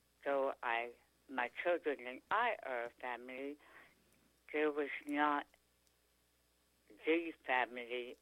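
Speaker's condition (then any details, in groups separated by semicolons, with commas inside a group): Tongue cancer; two surgeries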